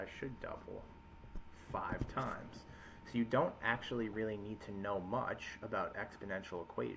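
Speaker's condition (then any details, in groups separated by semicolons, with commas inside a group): No condition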